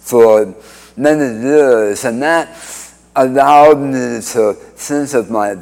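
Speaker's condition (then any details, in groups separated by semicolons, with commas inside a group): Speech impediment after cancer surgery; oral cancer 31 years ago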